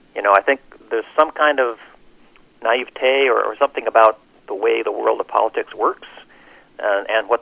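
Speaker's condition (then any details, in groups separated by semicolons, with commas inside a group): No condition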